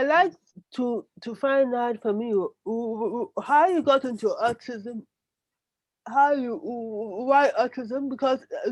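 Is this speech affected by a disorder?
Yes: cerebral palsy; brain damage cause.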